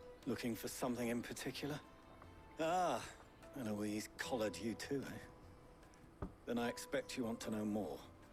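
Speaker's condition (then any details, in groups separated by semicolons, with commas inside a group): No condition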